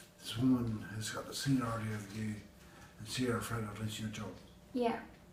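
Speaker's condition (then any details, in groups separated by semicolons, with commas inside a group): Acquired brain injury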